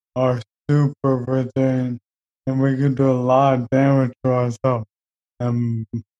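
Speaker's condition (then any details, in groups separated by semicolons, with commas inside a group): ALS; trying demo products to type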